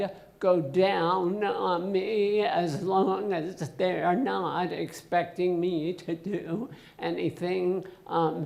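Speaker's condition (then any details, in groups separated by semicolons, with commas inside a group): Essential tremor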